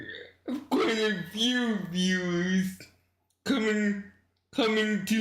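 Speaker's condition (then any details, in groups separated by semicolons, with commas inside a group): Cerebral palsy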